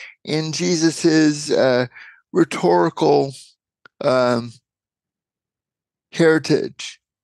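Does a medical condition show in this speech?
Yes: cerebral palsy.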